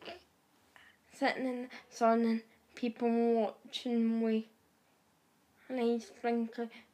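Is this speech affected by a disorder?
Yes: cerebral palsy; wheelchair user, frequent pain and tiredness.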